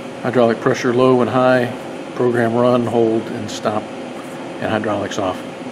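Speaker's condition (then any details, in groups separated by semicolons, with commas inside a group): No condition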